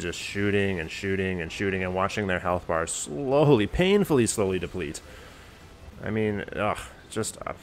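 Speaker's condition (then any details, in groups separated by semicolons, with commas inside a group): No condition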